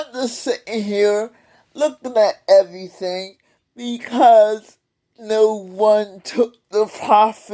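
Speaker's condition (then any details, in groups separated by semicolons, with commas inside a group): Cerebral palsy; several unnoticed strokes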